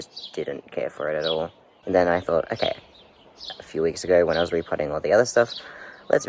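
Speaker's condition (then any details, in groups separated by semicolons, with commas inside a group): No condition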